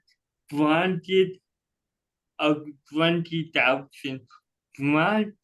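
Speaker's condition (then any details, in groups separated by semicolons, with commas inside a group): Cerebral palsy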